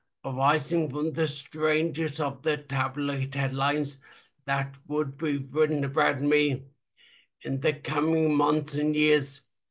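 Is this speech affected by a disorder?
Yes: traumatic brain injury.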